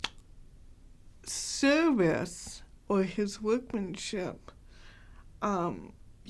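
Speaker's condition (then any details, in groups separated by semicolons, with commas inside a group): Cerebral palsy, mild; hard to understand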